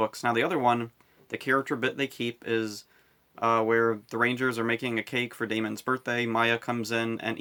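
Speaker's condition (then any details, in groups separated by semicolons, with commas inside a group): No condition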